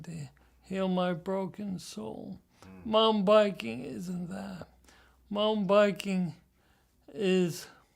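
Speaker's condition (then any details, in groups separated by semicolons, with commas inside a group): Parkinson's disease; deep brain stimulation surgery; painful symptoms, decades since onset, still mountain biking; strong voice, sings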